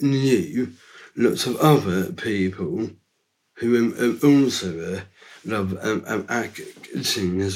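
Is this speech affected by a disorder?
Yes: Down syndrome; from birth.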